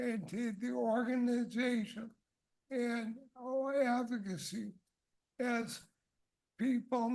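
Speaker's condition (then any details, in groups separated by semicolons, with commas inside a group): ALS; first diagnosed primary lateral sclerosis, changed to ALS later; long symptom duration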